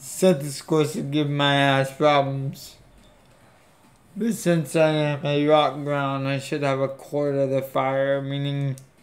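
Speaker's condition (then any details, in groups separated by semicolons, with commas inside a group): Cerebral palsy; affects legs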